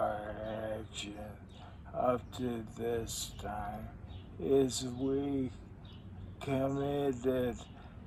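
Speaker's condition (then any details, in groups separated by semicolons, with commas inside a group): ALS; six years since diagnosis, slow progression, wheelchair, cannot walk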